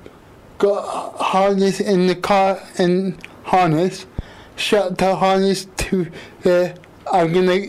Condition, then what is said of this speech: Cerebral palsy. And as I said before, it really helps me with my confidence in my speech.